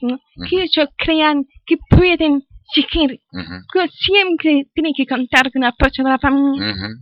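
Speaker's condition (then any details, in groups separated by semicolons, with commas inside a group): Deafness; cochlear implant at age 11 by own choice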